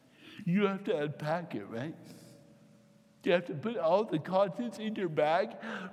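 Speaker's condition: Cerebral palsy; mild cerebral palsy from birth, hand tremor, typewriter for writing, torsional dystonia from eighth grade; can't speak right, voice hard to understand, must preface phone calls with strangers

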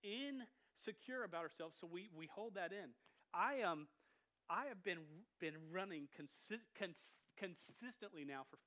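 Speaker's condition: Stuttering; stutter noticed by listeners after speaking in big church, regular youth group unaware of it; repeated sounds, repeated words

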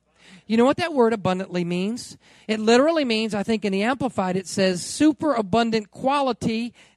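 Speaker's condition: No condition

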